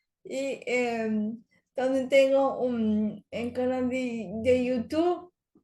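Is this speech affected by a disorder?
Yes: cerebral palsy.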